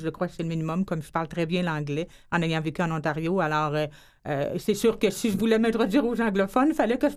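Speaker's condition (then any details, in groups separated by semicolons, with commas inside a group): Hearing loss; hard of hearing, described as an invisible handicap, parents supportive of handicap; expresses herself very well, worked very hard for it, also speaks English well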